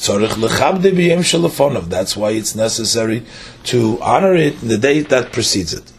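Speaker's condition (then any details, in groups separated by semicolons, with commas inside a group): No condition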